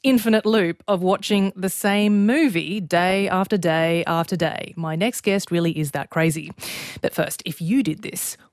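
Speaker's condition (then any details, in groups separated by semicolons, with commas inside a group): No condition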